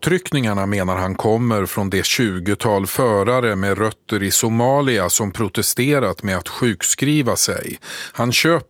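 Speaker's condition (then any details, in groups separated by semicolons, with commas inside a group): No condition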